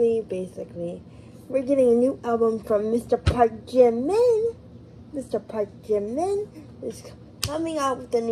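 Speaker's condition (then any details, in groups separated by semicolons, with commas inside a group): Cerebral palsy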